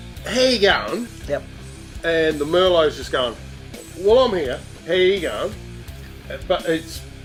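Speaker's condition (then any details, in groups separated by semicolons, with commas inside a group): No condition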